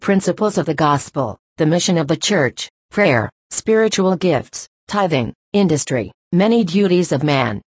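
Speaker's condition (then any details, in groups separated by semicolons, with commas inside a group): No condition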